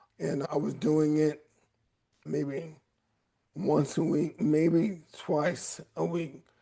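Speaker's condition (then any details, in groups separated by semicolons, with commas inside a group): ALS; voice raspy at times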